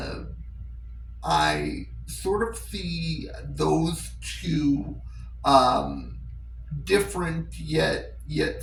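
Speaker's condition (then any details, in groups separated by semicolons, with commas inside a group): Cerebral palsy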